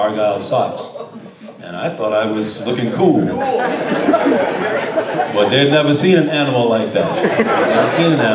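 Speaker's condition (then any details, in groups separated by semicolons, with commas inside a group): No condition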